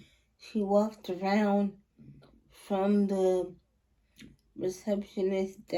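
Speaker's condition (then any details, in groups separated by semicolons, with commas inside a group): Cerebral palsy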